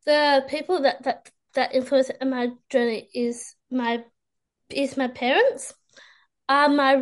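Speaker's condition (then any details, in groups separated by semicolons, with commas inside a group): Down syndrome; age 26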